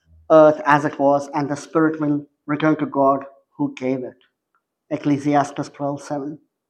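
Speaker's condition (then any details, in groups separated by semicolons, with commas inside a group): Cleft palate; congenital cleft palate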